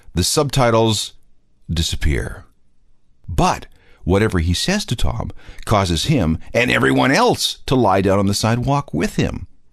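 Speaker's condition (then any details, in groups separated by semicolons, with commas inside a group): No condition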